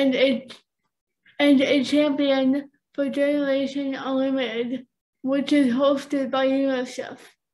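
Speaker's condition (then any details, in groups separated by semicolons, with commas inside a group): Cerebral palsy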